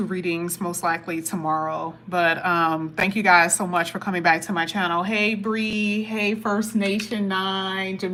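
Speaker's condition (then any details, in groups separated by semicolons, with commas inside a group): No condition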